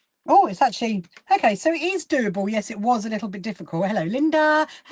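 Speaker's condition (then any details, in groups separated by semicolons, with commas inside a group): No condition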